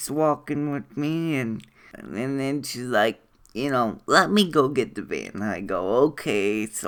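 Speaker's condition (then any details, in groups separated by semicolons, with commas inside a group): Cerebral palsy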